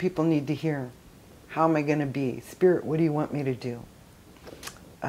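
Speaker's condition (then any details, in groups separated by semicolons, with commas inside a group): No condition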